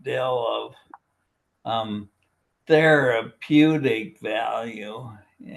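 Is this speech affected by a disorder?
Yes: primary lateral sclerosis, bulbar onset.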